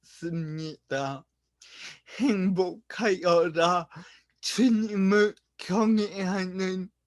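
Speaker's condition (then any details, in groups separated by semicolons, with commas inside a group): Brain lesion disability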